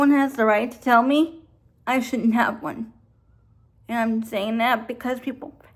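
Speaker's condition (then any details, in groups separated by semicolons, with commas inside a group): Cerebral palsy; stroke at birth, right side weaker, increased tightness; lifelong therapies, regular gym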